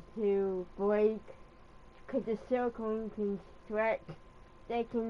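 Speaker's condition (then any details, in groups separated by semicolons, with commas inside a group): Cerebral palsy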